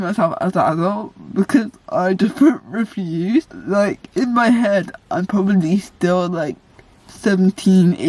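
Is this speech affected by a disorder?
Yes: cerebral palsy.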